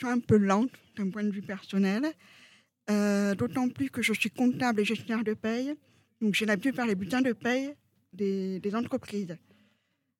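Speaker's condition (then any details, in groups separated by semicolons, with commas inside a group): Profound congenital deafness, profound, from birth; hearing aids give only small help, oral speech since early childhood; sign language as complement for 7 years, relies on lip reading, hearing dog for 3 years; speech heard by others as foreign accent, difficulty with foreign languages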